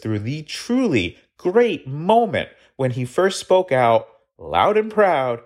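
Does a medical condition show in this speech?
No.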